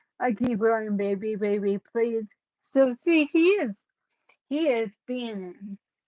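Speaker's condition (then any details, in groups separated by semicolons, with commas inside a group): Cerebellar ataxia; caused by brain bleed, unsteady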